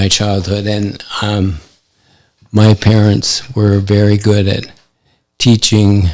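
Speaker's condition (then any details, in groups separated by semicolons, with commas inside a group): ALS; affects hand function; recently diagnosed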